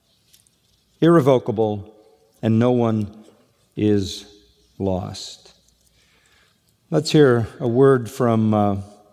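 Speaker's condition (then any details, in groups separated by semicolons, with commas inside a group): No condition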